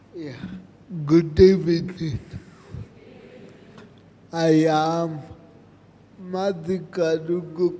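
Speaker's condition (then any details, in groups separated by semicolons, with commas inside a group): Cerebral palsy; present from birth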